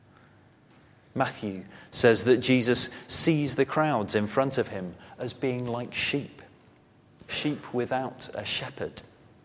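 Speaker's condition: No condition

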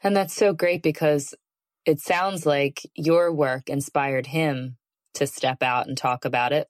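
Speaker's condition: No condition

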